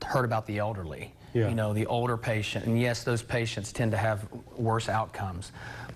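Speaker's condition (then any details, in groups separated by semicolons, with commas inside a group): No condition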